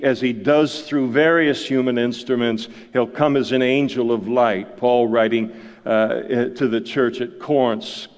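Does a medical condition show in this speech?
No.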